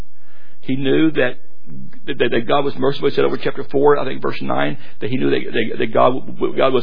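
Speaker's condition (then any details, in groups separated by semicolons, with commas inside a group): Stuttering; struggled with it for a while, adults at Haddale said he could not preach; preaching a full sermon, prays for clarity of speech, stutter not yet noticed; not noticeable to audience during this sermon; repeated sounds, repeated words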